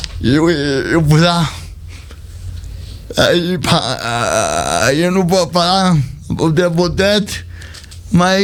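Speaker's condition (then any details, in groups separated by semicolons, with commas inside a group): Cerebral palsy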